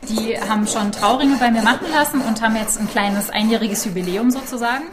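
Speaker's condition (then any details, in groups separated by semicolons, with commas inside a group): No condition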